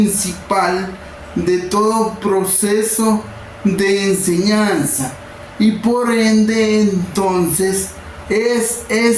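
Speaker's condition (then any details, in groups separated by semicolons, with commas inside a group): Cerebral palsy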